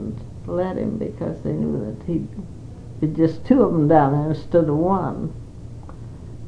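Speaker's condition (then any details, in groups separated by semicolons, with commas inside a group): Parkinson's disease; 5 years since onset, not very able to do much, cannot live alone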